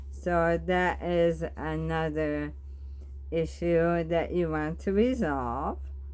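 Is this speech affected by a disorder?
Yes: bulbar ALS; bulbar-onset ALS.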